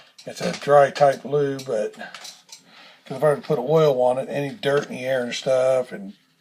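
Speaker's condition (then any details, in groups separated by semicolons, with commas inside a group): No condition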